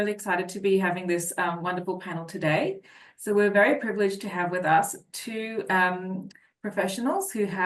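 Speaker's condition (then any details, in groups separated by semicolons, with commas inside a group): No condition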